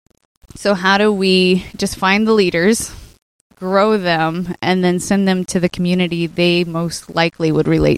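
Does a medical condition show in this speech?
No.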